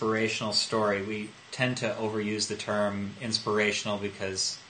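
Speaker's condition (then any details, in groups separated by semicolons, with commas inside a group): No condition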